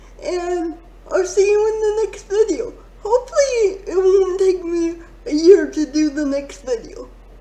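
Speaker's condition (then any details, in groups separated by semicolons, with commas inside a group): Quadriplegic cerebral palsy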